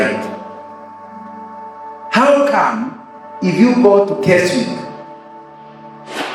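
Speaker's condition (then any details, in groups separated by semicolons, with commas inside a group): No condition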